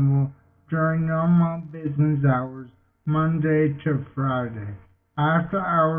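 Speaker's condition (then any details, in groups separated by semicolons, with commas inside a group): Multiple sclerosis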